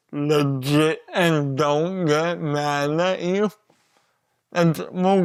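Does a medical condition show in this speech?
Yes: cerebral palsy; voice often not understood.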